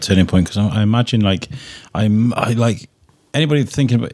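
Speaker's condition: No condition

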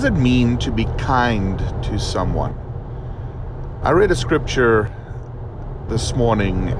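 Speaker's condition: No condition

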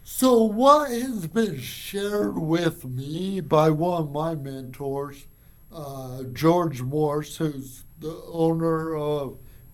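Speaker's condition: Cerebral palsy; childhood bike riding and teen hiking limited

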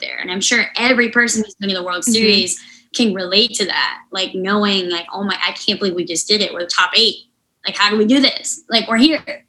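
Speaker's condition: Unilateral cleft lip and palate; severe congenital unilateral cleft lip and palate, 23 surgeries by age 17, final surgery in high school; speech therapy after stroke at 18, relearned spelling and putting words together

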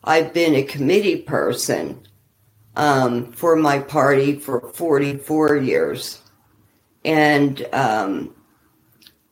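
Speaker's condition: ALS; walking impaired

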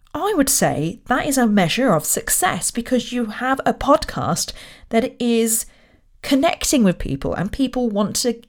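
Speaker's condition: No condition

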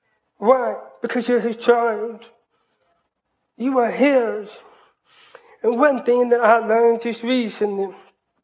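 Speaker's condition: Hearing loss, cochlear implant; college

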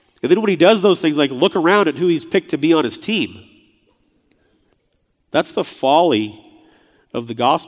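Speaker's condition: No condition

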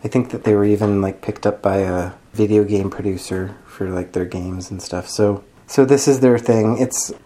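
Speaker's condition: No condition

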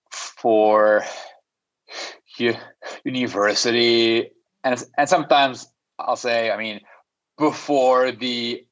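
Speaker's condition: Stutter; stutter since childhood, stutters in six languages: English, French, Spanish, Arabic, Portuguese, Armenian; audible stutter during interview; no stuttering when singing, avoided speaking for years out of fear, later joined Toastmasters and debating club; repeated sounds, prolonged sounds

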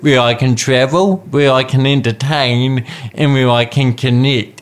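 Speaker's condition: Cerebral palsy; cerebral palsy from birth

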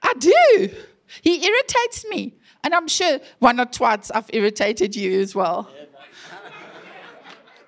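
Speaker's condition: No condition

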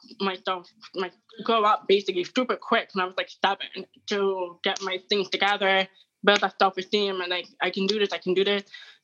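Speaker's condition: Deafness (hard of hearing); wearing hearing aid, hears well, learning sign language

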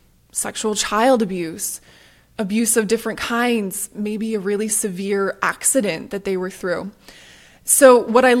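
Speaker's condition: No condition

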